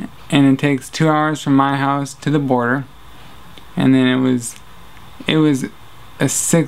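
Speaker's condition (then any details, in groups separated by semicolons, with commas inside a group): Traumatic brain injury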